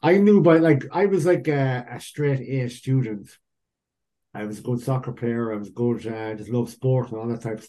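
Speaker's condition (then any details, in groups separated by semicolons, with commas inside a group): Cleft lip and palate; undergoing orthodontic treatment for aesthetics, jaw surgery coming up shortly, rhinoplasty likely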